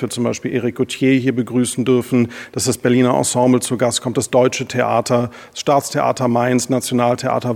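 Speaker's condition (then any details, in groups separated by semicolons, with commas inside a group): No condition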